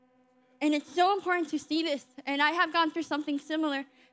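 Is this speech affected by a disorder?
Yes: cleft lip and palate; congenital cleft lip and palate, 38 surgeries since birth, speech services offered; told from young age would not communicate as properly as others, formerly lacked confidence.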